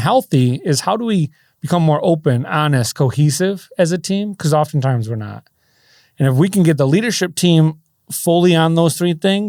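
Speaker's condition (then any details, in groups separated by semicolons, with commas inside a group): No condition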